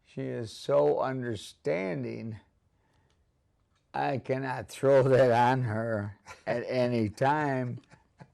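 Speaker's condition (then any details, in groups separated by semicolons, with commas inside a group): ALS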